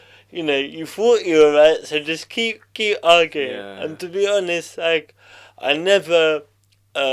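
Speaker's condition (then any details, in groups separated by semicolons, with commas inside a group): Cerebral palsy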